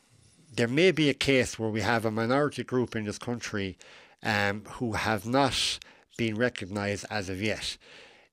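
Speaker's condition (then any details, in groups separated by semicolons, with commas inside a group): Cleft lip and palate; congenital cleft lip and palate, failure of mouth and nose to align, two or three surgeries in infancy, last surgery at 17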